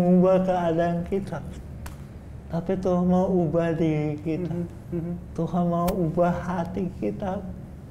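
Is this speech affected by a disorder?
Yes: cerebral palsy.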